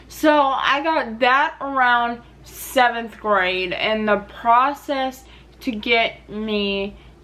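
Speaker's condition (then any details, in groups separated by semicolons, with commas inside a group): Cerebral palsy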